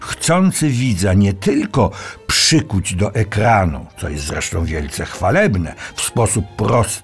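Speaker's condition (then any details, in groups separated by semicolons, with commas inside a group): No condition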